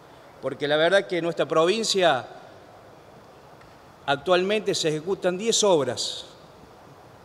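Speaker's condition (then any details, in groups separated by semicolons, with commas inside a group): No condition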